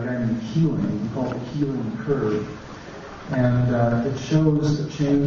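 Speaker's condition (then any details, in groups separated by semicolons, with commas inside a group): No condition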